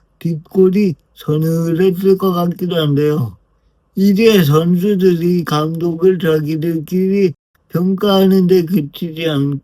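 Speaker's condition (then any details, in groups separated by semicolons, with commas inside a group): Brain lesion disability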